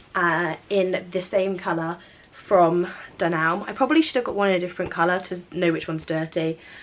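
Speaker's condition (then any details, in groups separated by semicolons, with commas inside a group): No condition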